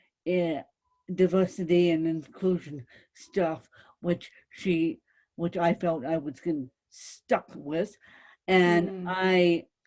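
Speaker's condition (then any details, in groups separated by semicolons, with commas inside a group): Cerebral palsy, mixed, moderate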